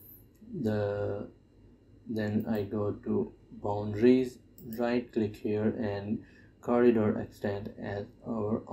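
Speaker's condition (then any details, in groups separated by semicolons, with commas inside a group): No condition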